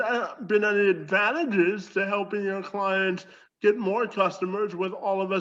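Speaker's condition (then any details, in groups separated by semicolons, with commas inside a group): Cerebral palsy; spastic quadriplegic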